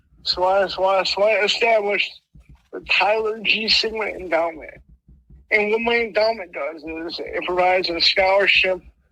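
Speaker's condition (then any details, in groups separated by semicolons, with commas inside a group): Mild cerebral palsy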